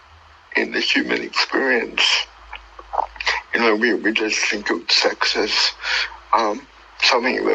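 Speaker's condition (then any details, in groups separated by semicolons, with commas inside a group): Cerebral palsy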